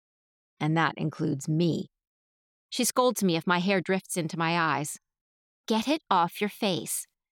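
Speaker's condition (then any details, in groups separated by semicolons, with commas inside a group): No condition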